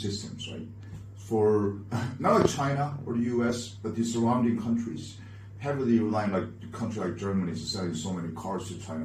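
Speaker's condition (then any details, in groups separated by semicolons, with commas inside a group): No condition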